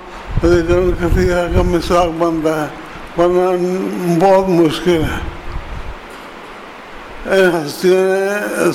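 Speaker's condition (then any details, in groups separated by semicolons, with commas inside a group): Difficulty speaking; asks listeners to infer much from little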